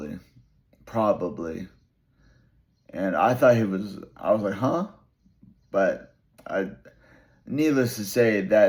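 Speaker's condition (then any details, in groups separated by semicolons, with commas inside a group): Brain injury; 20-foot fall, surgery; relearned talking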